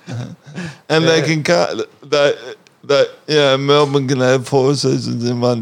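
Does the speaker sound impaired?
Yes: cerebral palsy; cerebral palsy affecting the muscles.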